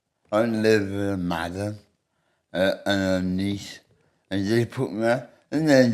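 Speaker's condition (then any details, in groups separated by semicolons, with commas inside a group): Medication-induced speech impediment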